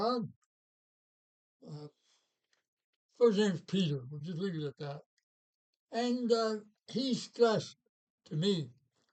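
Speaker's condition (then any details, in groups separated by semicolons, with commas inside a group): Parkinson's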